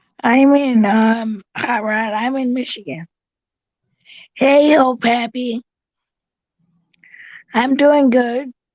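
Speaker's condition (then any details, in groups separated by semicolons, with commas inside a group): Cerebral palsy; visible disability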